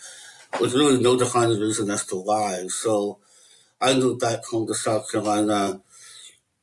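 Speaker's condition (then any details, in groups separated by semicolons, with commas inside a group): Möbius syndrome; no facial expressions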